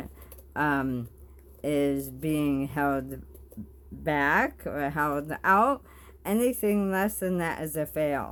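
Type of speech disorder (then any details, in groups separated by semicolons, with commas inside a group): Bulbar dysarthria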